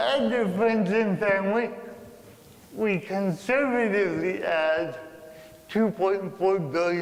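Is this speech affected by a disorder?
Yes: cerebral palsy.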